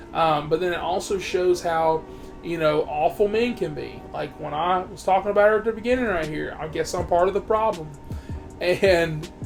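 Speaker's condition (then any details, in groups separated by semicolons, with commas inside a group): No condition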